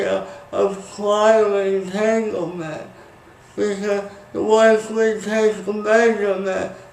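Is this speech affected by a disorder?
Yes: speech impairment after birth surgery.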